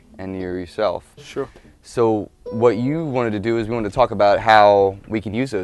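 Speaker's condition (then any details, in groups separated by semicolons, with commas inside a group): No condition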